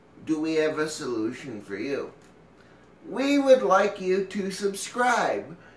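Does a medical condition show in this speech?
Yes: cerebral palsy.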